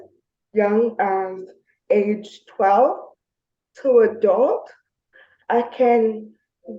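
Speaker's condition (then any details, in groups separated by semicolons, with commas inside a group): Spastic diplegia cerebral palsy; spastic diplegia, right-side hemiplegia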